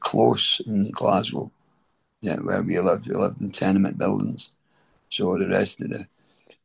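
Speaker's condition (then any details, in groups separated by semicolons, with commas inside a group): Throat cancer treatment effects; radiotherapy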